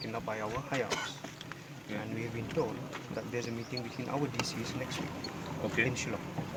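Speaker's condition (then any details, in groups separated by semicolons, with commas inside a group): No condition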